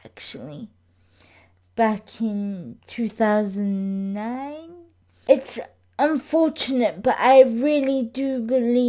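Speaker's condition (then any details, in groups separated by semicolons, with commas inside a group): Cerebral palsy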